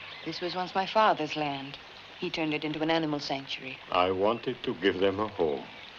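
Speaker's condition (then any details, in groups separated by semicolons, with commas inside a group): No condition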